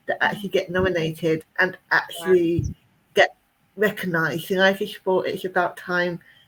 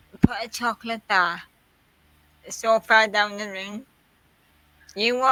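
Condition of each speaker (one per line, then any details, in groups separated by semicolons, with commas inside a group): No condition
Quadriplegic cerebral palsy; quadriplegic, from birth, spinal curvature, surgery declined, broken hip; walking with frame, stamina improving with exercise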